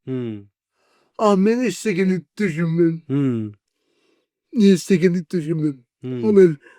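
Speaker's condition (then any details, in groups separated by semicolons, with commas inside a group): Cerebral palsy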